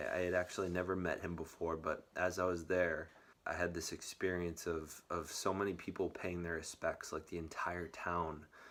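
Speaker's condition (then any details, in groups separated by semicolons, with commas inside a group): No condition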